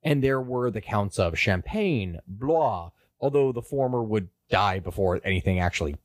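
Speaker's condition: No condition

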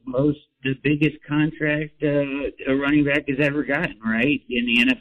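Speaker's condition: No condition

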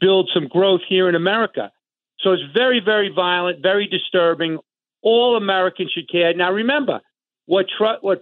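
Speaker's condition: No condition

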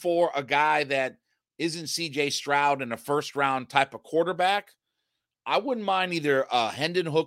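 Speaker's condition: No condition

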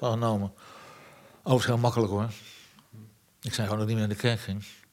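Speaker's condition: Parkinson's disease; falls including off bicycle

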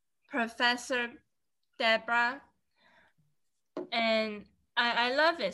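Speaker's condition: Aphasia; aphasia after being hit by car walking home two years ago, called stroke, attends SCC; about two years since onset, improving but still slow; slow speech, struggled to say own words early on, memory intact but speaking affected

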